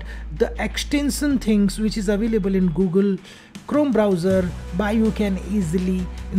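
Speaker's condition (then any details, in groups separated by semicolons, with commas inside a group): No condition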